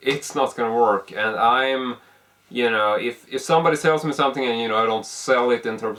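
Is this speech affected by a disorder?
No.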